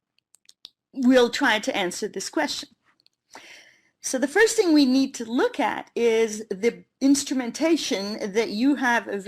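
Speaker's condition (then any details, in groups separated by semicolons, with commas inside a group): No condition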